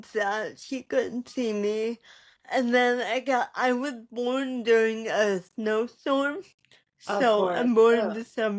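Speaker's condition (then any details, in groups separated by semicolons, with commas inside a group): Cerebral palsy; speech therapy as child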